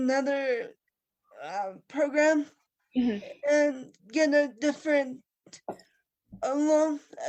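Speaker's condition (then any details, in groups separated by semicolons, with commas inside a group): Cerebral palsy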